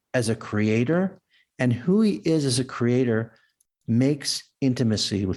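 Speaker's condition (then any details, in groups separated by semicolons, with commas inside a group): No condition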